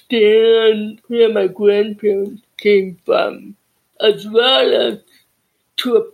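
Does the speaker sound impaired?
Yes: cerebral palsy and deafness.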